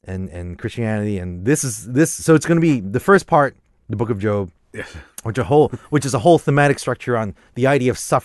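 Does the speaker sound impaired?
No.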